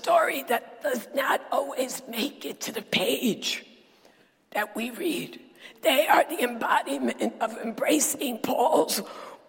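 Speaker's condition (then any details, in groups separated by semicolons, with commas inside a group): Dysphonia; not a sore throat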